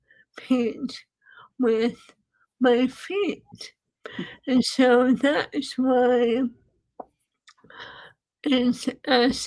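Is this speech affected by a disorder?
Yes: ALS; quadriplegic, symptoms began about 11 years ago, diagnosed 10 years ago after about a year; singing and sound therapy; voice has obviously changed, once thought unable to sing, singing helps speaking and breathing.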